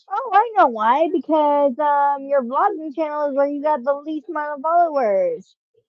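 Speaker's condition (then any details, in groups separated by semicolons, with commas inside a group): Cerebral palsy, spastic; from birth, muscle spasms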